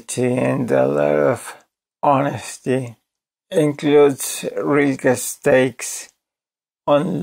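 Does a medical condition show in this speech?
Yes: ALS.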